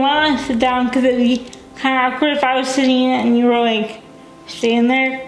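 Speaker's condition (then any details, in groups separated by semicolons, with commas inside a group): Cerebral palsy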